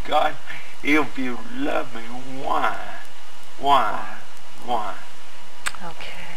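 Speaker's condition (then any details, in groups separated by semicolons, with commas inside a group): Cerebral palsy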